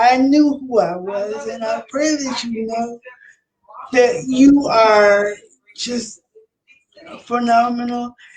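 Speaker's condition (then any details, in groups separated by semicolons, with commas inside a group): Cerebral palsy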